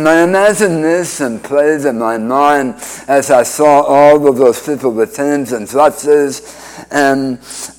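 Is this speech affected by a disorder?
Yes: speech impediment after cancer surgery; oral cancer 31 years ago, radiation, 2015 recurrence, two-thirds tongue removed at Hartford Hospital, forearm flap; speech impediment from reconstructed tongue tied to mouth floor, no speech with tracheostomy after surgery.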